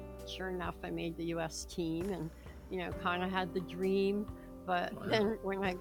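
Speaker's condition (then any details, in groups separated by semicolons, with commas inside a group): Cleft palate, severe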